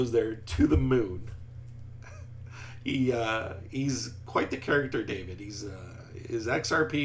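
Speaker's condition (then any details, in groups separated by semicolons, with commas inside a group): No condition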